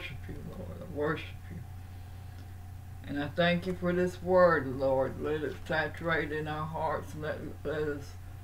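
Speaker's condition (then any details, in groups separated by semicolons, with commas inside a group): Parkinson's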